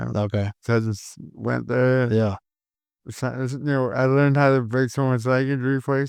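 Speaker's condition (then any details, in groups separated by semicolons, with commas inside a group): Cerebral palsy; caused by stroke at birth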